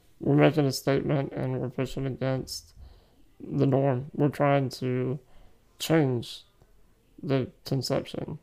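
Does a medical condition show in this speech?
Yes: muscular dystrophy.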